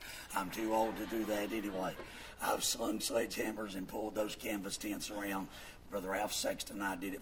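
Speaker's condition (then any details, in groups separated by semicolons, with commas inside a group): Vocal fold paralysis; irritating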